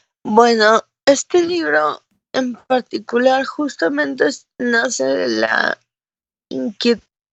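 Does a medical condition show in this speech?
Yes: cerebral palsy.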